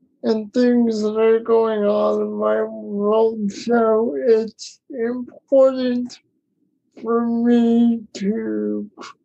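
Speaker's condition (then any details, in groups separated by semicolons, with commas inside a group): Cerebral palsy; daily wheelchair use for mobility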